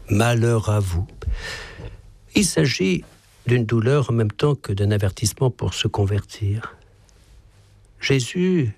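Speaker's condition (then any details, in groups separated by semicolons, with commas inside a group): No condition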